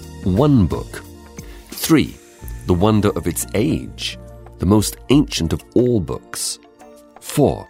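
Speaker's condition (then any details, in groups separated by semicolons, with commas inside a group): No condition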